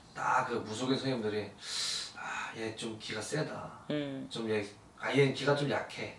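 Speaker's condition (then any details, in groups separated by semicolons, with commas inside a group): No condition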